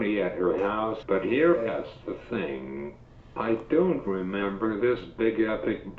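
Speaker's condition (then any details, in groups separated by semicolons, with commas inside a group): Cerebral palsy; uses wheelchair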